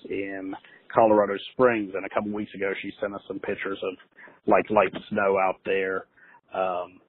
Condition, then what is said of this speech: None; typical speech.